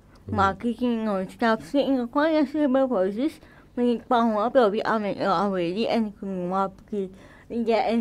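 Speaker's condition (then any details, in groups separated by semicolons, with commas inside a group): Cerebral palsy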